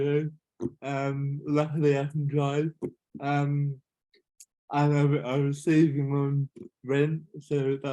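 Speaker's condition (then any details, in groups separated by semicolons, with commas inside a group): Cerebral palsy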